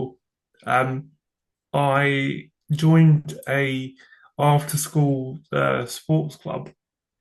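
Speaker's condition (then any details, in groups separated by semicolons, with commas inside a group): Cerebral palsy; from birth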